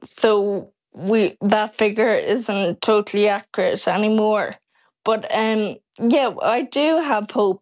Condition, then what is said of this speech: Ataxia. And then my speech each year has drastically declined, to the point where this year I've had to record my voice for knowing the reality that my condition untreated is going to take away my voice and that I'm going to have to rely on a synthetic voice in the future.